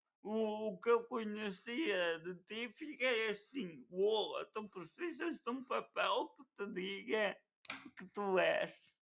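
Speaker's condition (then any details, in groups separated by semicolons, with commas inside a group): Cerebral palsy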